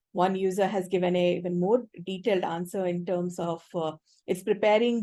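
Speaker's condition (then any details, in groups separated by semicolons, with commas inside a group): No condition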